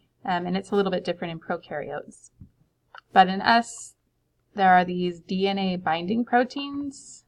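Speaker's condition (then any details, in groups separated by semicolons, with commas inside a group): No condition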